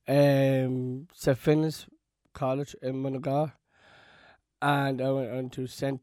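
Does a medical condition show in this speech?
Yes: Down syndrome; learned to talk.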